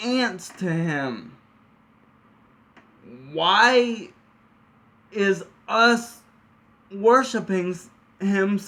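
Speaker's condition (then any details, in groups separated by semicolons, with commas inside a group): Cerebral palsy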